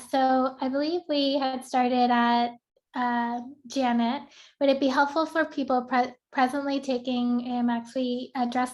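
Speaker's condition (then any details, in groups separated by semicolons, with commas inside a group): No condition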